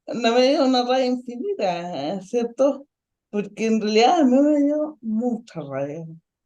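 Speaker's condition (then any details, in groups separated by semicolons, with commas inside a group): Ataxic cerebral palsy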